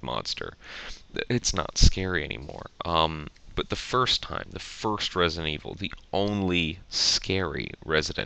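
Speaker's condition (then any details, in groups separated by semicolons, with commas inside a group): No condition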